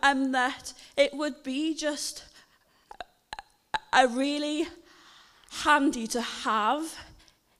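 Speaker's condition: Stammer; childhood-onset stammer identified at school, speech therapy for many years until about age 13, unhelpful; stutters at times in everyday conversation; prolonged sounds, blocks

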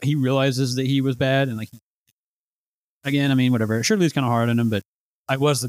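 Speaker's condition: No condition

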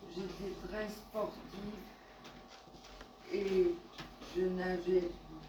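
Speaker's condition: ALS (Charcot's disease); incurable and fatal neurodegenerative disease, for two years; two years since onset; apologizes, tries to speak as clearly as possible

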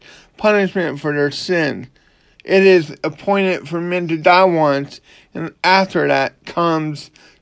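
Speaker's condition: Cerebral palsy; multiple orthopedic leg surgeries by age seven

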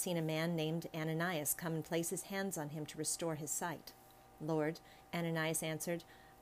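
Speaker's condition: No condition

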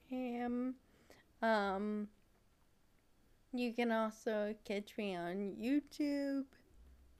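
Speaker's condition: Friedreich's ataxia; wheelchair user

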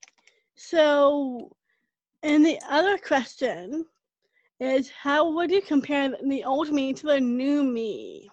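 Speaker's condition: Down syndrome; moyamoya disease, stroke, brain surgery by Dr. Smith at Boston Children's Hospital, second stroke; about 5 years after surgery and strokes, greatly progressed, speaks and interviews family; unable to talk after stroke, speech trouble, swallowing and eating problems after surgery, play-based therapy

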